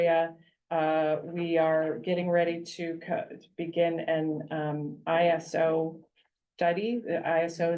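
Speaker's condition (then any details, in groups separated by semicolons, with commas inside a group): No condition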